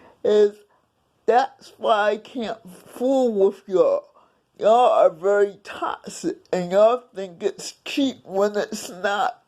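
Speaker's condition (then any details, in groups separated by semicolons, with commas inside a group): Cerebral palsy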